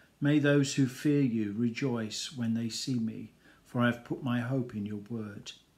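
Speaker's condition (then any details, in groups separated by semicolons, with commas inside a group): No condition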